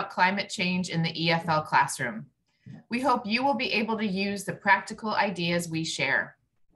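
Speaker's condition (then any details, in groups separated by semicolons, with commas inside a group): No condition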